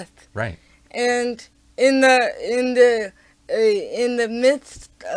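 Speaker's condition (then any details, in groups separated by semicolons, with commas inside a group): Cerebral palsy; talking is a struggle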